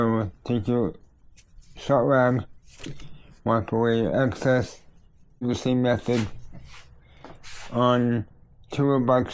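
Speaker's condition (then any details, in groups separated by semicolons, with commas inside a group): Cerebral palsy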